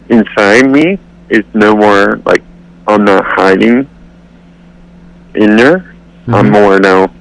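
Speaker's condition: Cerebral palsy; accepts own voice

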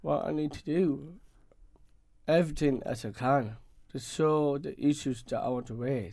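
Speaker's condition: Down syndrome; learned to talk

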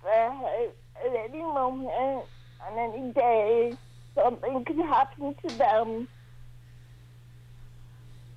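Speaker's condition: Cerebral palsy, mild; slight speech impediment, capable of speaking, perfectly understood by hosts

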